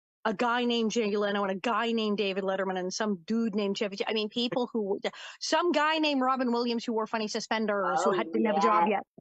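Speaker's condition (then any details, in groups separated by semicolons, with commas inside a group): No condition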